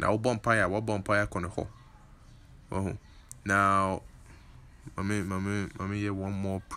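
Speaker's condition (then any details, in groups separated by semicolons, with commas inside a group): No condition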